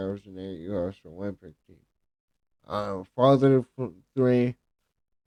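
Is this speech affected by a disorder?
Yes: cerebral palsy.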